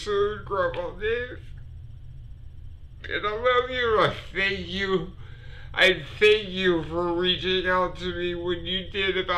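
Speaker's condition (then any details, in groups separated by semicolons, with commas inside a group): Multiple sclerosis; sometimes hard to breathe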